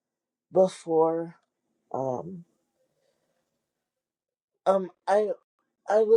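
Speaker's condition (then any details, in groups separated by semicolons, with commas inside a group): Cerebral palsy; wheelchair user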